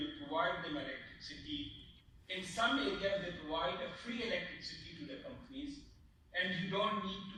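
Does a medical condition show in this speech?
No.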